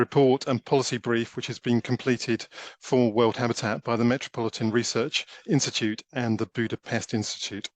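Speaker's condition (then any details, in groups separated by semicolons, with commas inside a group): No condition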